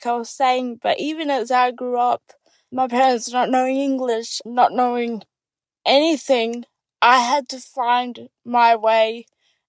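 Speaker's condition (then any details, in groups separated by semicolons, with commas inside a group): Cerebral palsy; diagnosed with cerebral palsy after birth in New Zealand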